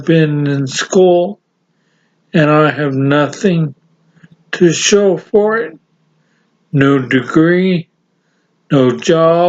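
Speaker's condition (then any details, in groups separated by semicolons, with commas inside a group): Severe brain injury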